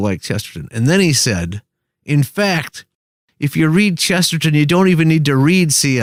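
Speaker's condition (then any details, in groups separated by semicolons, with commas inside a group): No condition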